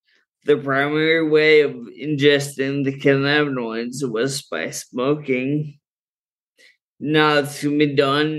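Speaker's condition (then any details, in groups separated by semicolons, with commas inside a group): Friedreich's ataxia; ataxia worse when tired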